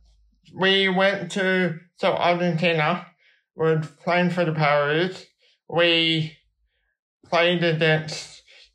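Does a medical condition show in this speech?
Yes: cerebral palsy; balance and movement helped by football since age four.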